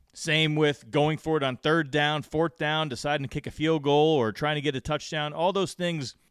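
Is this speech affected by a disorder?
No.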